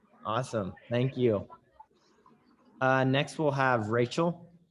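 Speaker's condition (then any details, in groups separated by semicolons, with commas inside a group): No condition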